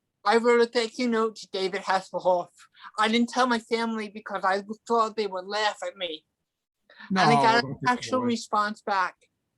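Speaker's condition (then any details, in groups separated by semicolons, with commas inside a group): Cerebral palsy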